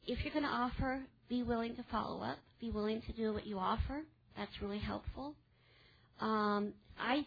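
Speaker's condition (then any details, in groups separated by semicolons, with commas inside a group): Cleft palate; congenital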